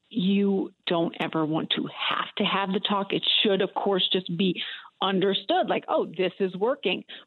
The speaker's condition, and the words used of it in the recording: None; typical speech.